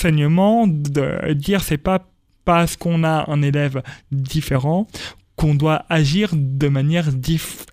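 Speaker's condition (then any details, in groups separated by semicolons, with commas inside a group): Stuttering; stuttering since early childhood at school, speech therapy helped, told elimination almost impossible; age 28, lives with stuttering and accepts it; stuttering persists, described by him as an accent; repeated sounds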